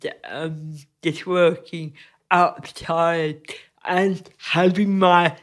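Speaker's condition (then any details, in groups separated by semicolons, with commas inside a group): Cerebral palsy; from birth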